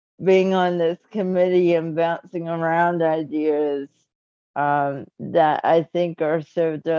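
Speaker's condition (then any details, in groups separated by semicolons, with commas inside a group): Cerebral palsy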